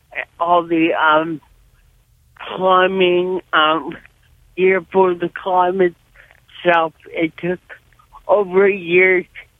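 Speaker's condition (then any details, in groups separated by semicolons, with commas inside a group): Cerebral palsy; severe cerebral palsy from birth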